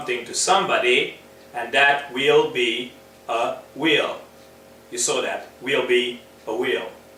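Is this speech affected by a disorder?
No.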